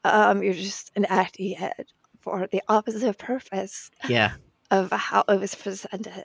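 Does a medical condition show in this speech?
Yes: spasmodic dysphonia; vocal cord disorder, diagnosed after praying for normal voice, repeated Botox injections silenced voice; Botox injections given up years ago, speaking without treatment; voice may sound like glitching audio, shaky, likened to NPR host Diane Rehm.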